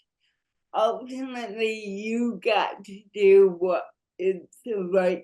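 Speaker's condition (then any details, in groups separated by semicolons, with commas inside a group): Cerebral palsy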